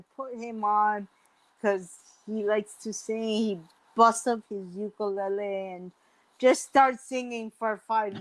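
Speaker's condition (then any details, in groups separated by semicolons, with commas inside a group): Mild cerebral palsy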